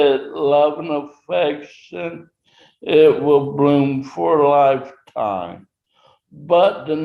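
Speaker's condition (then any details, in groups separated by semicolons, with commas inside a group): Traumatic brain injury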